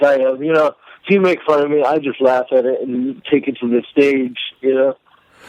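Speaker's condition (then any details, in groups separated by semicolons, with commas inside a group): Cerebral palsy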